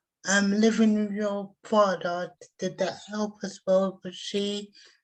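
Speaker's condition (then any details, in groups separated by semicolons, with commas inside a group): Cerebral palsy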